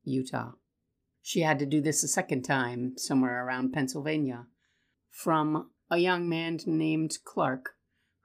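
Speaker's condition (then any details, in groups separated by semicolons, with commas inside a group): No condition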